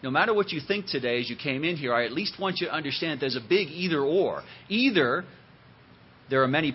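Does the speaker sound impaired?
No.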